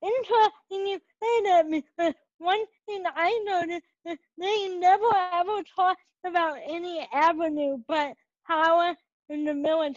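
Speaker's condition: Cerebral palsy; present from birth; age 21

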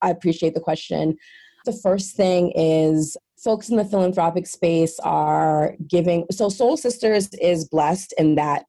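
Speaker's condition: No condition

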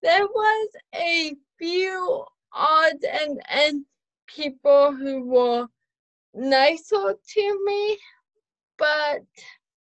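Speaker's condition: Cerebral palsy, spastic quadriplegic, mild

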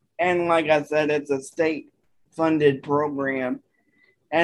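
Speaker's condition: Cerebral palsy; age 33, uses adaptive voice dictation apps on phone and computer for typing

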